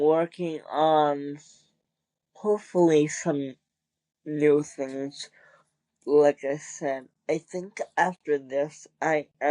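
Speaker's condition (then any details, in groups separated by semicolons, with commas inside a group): Cerebral palsy; wheelchair user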